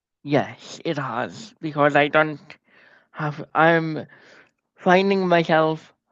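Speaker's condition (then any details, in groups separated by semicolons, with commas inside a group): Cerebral palsy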